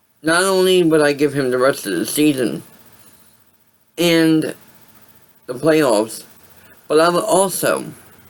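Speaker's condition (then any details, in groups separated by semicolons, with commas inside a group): Cerebral palsy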